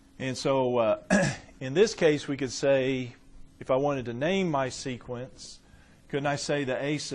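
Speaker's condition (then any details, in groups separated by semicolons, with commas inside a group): No condition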